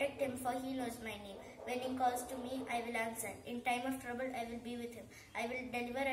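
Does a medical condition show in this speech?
No.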